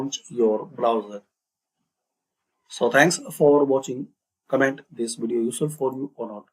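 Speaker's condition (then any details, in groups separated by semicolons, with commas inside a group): No condition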